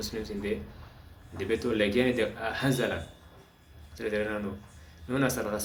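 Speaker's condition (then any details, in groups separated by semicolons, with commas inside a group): No condition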